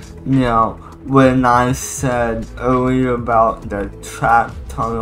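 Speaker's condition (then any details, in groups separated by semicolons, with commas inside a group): Cerebral palsy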